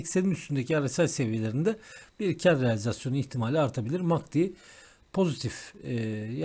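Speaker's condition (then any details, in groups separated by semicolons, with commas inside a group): No condition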